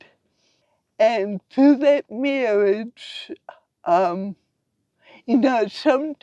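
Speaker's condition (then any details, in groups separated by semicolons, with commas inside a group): Cerebral palsy; from birth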